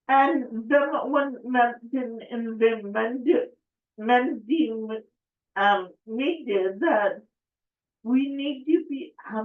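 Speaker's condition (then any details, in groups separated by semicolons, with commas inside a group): Cerebral palsy; affects speech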